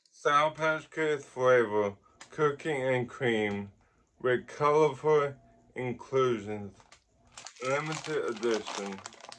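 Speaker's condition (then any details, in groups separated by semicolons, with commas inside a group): Ataxic cerebral palsy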